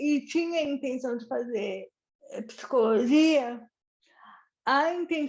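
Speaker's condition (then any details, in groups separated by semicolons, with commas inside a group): Cerebral palsy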